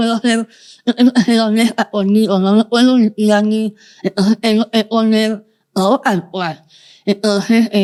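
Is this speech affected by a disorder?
Yes: Moebius syndrome, congenital.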